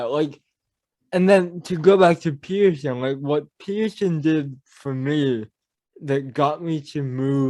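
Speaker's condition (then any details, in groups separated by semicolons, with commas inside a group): Cerebral palsy; mild speech impediment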